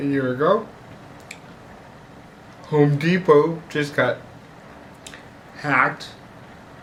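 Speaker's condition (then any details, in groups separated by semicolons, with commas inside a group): Cerebral palsy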